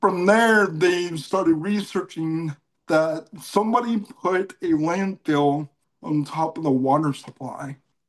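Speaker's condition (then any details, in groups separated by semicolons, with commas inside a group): Cerebral palsy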